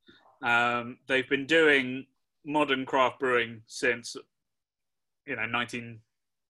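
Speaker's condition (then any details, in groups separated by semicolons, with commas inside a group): No condition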